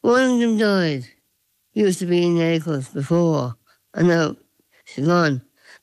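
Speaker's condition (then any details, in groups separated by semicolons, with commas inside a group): Down syndrome; age 53, extra copy of chromosome 21, intellectual disability; memory clinic baseline assessment at 40, checkup last year better than baseline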